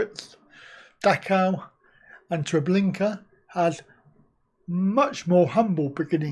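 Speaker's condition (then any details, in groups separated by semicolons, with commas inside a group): Cerebral palsy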